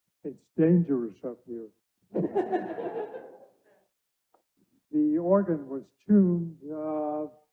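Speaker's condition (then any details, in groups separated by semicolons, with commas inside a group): No condition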